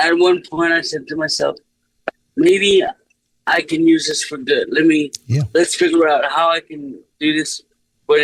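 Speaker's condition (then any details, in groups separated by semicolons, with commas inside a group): Cerebral palsy; speech unaffected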